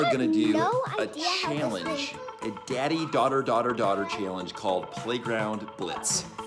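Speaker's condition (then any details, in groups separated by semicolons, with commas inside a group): No condition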